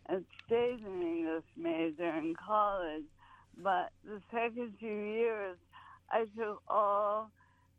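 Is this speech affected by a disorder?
Yes: ALS; terminal, symptoms from early 2023, diagnosed after at least six months, walking distance steadily declining; vibrating neurons in head, no longer writing poems or revising; great difficulty speaking, speech garbled, still talking and swallowing food.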